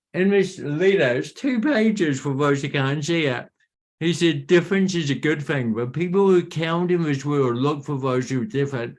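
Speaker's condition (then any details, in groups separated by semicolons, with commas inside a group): Cerebral palsy; from birth; speech impediment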